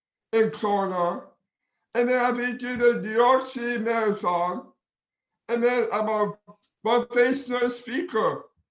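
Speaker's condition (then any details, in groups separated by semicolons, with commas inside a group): Down syndrome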